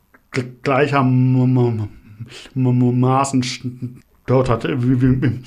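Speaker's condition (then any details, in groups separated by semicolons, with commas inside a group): Stuttering; strong stuttering, stronger than interviewee's ten-year-old son's, syllable and word repetitions, frequent filler interjections; blocks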